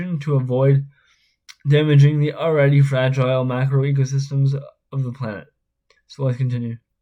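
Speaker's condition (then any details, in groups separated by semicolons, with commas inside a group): Spastic cerebral palsy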